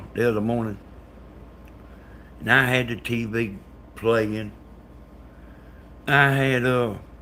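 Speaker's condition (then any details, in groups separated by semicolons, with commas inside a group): Brain bleed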